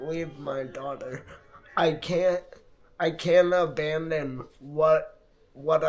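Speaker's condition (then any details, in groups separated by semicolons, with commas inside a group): Multiple sclerosis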